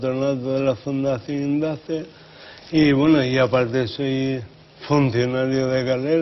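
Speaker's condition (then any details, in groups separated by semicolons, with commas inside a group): Acquired brain injury; traumatic, traffic accident; recovery phase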